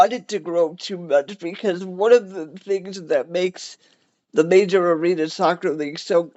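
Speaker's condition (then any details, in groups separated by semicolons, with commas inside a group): Cerebral palsy; cerebral palsy, wheelchair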